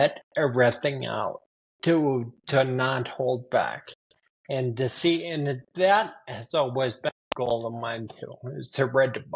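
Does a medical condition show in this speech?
Yes: ataxia sca15, spinocerebellar ataxia type 15; progressive neurodegenerative.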